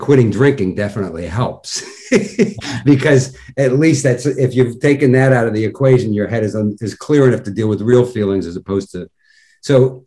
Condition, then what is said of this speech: None; typical speech.